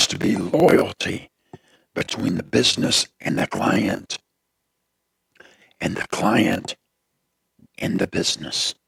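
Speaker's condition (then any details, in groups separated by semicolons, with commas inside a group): Throat cancer; tracheostomy tube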